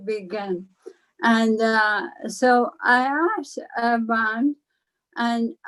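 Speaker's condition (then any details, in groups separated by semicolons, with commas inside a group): ALS; slight speech impairment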